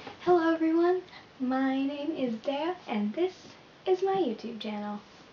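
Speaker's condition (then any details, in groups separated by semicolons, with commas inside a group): No condition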